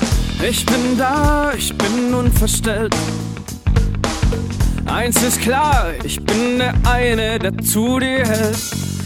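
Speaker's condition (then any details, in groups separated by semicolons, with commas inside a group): No condition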